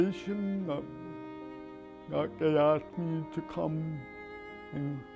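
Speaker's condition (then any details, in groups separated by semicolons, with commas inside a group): Cerebral palsy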